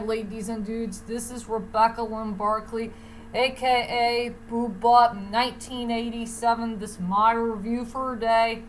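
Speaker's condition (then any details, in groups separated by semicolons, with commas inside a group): No condition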